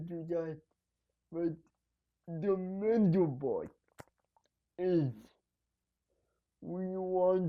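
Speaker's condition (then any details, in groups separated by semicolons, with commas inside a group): Cerebral palsy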